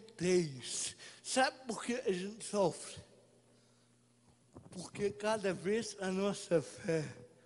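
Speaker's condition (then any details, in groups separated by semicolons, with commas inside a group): Cerebral palsy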